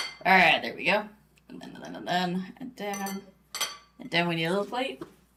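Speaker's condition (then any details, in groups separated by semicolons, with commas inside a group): No condition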